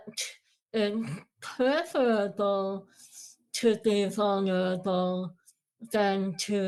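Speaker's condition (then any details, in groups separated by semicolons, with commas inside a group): Moebius syndrome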